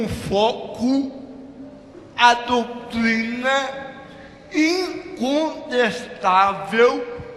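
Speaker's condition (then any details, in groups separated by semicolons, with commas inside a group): Cerebral palsy; no speech as child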